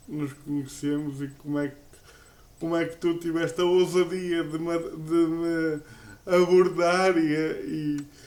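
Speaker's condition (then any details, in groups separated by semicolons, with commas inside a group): Cerebral palsy; uses a wheelchair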